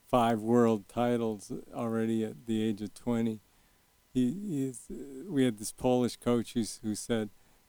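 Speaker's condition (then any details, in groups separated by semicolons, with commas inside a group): Young onset Parkinson's disease; young onset at age 40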